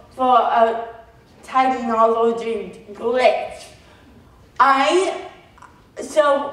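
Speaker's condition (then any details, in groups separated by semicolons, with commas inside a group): Cerebral palsy; phone speech misunderstood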